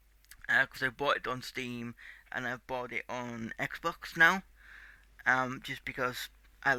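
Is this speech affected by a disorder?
Yes: cerebral palsy; tight muscles.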